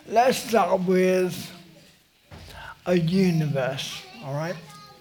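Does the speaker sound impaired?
Yes: motor neurone disease; uses wheelchair.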